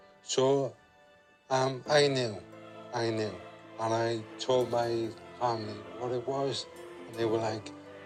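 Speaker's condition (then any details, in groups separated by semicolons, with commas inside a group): Motor neurone disease; voice changed early, throat muscle impaired, cannot project voice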